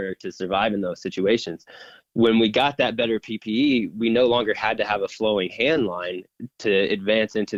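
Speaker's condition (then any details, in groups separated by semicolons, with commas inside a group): No condition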